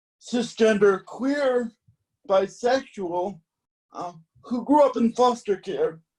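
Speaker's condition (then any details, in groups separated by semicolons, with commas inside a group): Cerebral palsy; spastic type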